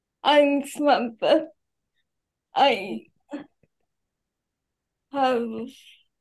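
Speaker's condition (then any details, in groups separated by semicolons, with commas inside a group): Cerebral palsy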